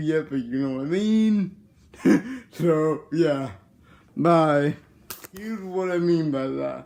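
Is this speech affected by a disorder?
Yes: cerebral palsy.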